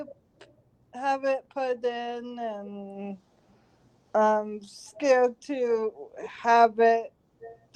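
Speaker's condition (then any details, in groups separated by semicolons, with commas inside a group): Cerebral palsy; since birth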